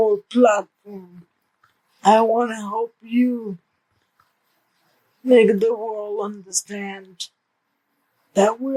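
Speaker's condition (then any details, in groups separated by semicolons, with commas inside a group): Cerebral palsy; present from birth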